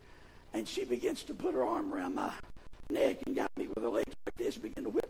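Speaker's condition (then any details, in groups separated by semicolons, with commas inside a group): Vocal fold paralysis, bilateral; speaks with false vocal folds; Kermit-the-Frog-like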